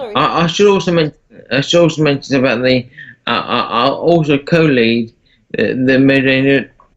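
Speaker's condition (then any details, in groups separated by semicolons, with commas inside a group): Parkinson's disease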